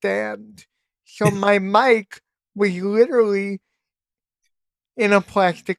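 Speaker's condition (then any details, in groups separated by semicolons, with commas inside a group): Cerebral palsy; poor hand dexterity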